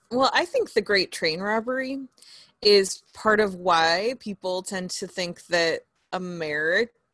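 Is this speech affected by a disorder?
No.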